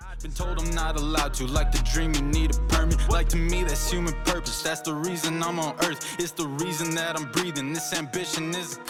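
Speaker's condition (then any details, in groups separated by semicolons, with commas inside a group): No condition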